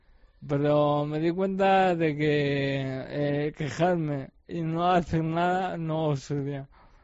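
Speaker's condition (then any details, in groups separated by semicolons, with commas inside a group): ALS; facial and mouth muscles affected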